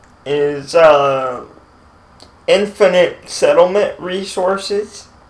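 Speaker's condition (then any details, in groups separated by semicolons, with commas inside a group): Cerebral palsy, mild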